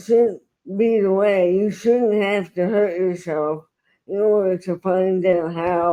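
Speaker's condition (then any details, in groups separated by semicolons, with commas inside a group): Traumatic brain injury; tongue paralyzed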